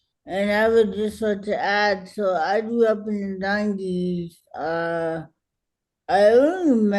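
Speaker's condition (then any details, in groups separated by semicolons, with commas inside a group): Cerebral palsy; speech harder to understand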